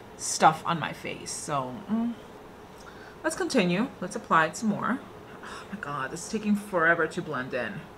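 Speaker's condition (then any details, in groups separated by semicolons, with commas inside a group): No condition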